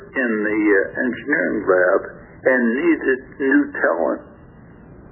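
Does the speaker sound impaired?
Yes: stroke affecting throat muscles; last small stroke affected throat muscles, tough time talking, listener says speech sounds fine.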